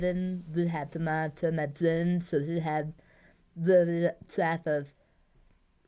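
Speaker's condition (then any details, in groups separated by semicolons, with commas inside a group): Tongue cancer surgery; tongue cancer twice, no tongue tip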